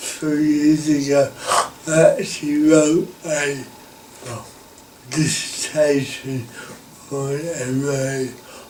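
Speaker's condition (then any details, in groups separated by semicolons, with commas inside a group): Cerebral palsy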